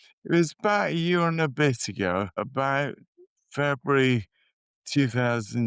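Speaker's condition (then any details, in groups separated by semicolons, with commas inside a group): Motor neurone disease; still walking, no wheelchair; slurred speech, dysarthria, increasing difficulty forming words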